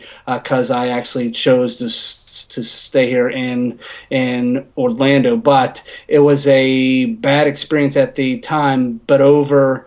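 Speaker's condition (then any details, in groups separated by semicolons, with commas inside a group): Stuttering; covert stuttering, hidden for years, struggled with speech since early years; went back to speech therapy as adult, now open about stuttering, National Stuttering Association member since 2006; stuttered badly when nervous or anxious, sometimes only mild, avoided speaking roles, chose behind-camera work; repeated sounds, repeated words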